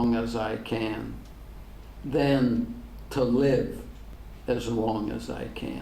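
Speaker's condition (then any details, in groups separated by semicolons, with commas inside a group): ALS; degenerative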